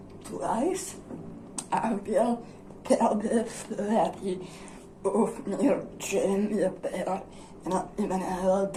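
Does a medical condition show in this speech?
Yes: dystonia; generalized dystonia.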